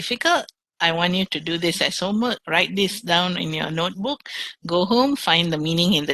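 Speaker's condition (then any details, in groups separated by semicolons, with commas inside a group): No condition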